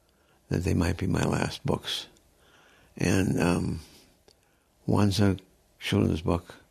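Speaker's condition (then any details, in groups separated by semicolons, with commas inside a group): Progressive supranuclear palsy; degenerative, specialized form of Parkinson's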